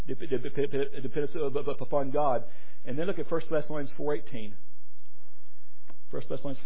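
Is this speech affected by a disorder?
Yes: stuttering; struggled with it for a while, adults at gadsdale said stutter barred preaching; tired tonight, feels an hour later, stutters more; stutters more when tired; here repeated sounds, prolonged sounds.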